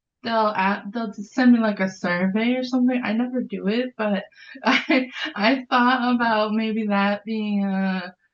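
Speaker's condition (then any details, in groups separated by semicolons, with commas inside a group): No condition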